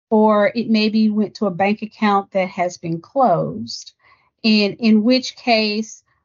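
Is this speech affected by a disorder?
No.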